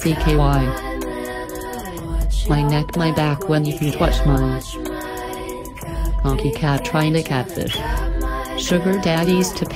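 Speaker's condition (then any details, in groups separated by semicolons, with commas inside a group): No condition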